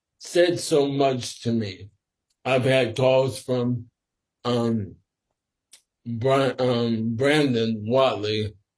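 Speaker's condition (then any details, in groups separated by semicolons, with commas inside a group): Sporadic ALS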